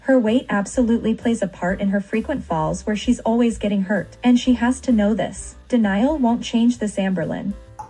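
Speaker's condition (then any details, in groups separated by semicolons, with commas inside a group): No condition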